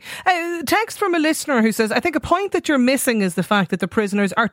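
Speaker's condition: No condition

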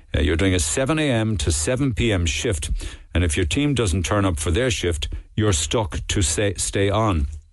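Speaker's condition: No condition

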